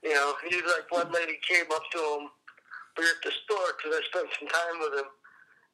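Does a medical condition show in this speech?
Yes: cerebral palsy; cerebral palsy present since childhood.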